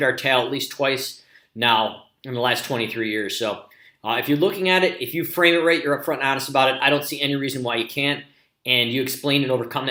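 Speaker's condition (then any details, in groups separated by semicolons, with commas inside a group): No condition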